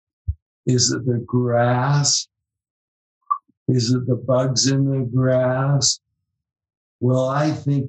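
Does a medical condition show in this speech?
Yes: ALS; cramping, spasticity, fasciculations from about 5 years ago, onset age 53, throat worst, legs minimally affected; lost 12 to 39% breathing capacity, saliva into lungs, cough, stem cells, ozone IV, hyperbaric oxygen; slurred speech, lost deep resonating radio voice, throat badly affected.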